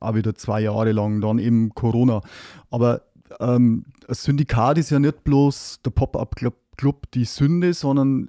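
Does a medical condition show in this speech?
No.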